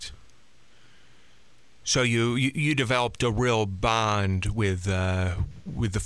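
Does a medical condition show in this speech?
No.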